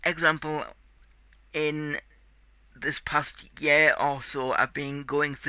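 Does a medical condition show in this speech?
Yes: cerebral palsy; tight muscles.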